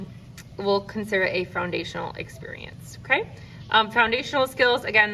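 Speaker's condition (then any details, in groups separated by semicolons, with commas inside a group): No condition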